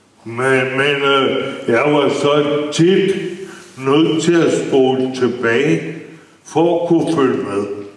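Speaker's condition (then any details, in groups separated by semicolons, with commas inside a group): Brain injury; initially largely without language and motor functions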